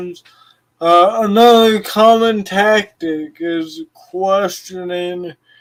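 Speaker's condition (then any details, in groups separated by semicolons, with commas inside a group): Cerebral palsy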